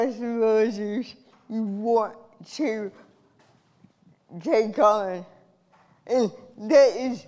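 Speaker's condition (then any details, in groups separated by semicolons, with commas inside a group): Cerebral palsy; from birth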